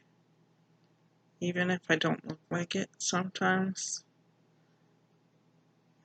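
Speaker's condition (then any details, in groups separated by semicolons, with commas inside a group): Mild cerebral palsy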